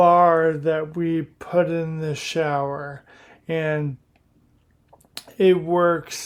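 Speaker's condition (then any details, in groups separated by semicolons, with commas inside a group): Primary lateral sclerosis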